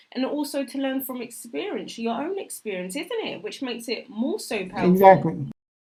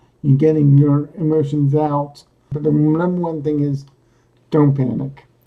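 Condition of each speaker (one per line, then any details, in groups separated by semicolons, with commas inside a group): No condition
Cerebral palsy; caused by trauma; speaks coherently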